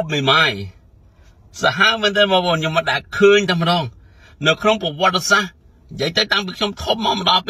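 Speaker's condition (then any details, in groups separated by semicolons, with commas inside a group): No condition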